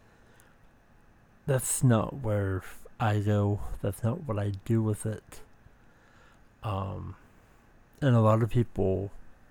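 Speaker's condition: Speech impediment

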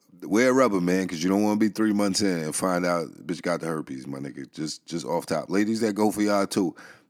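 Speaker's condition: No condition

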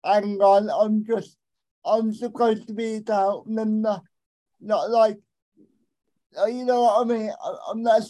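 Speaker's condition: Cerebral palsy; arms affected

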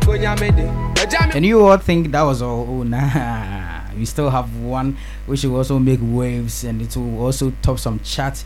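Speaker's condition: No condition

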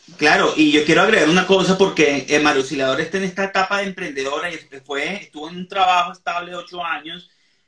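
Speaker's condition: No condition

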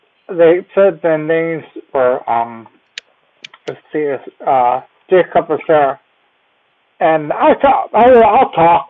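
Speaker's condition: Cerebellar ataxia; team helps up and down stairs

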